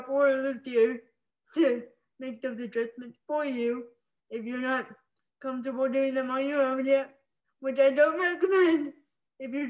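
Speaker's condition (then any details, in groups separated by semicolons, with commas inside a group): Spastic cerebral palsy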